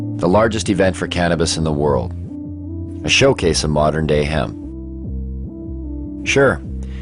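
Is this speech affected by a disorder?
No.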